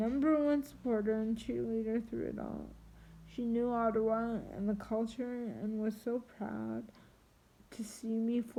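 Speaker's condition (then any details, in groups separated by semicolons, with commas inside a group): Triplegic cerebral palsy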